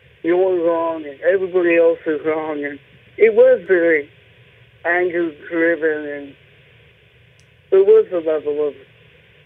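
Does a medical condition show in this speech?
Yes: cerebral palsy; left side affected.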